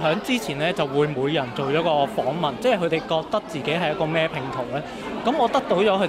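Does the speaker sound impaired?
No.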